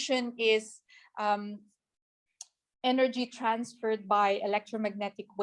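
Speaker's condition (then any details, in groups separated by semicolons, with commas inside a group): No condition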